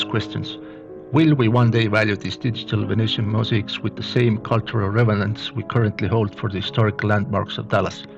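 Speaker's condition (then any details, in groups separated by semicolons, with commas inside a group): No condition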